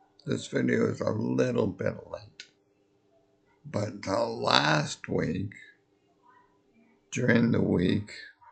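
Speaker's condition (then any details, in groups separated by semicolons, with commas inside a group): Multiple sclerosis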